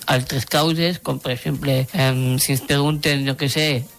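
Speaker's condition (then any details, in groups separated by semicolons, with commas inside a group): Down syndrome; genetic, three copies of chromosome 21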